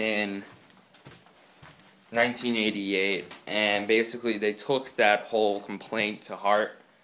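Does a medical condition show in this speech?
No.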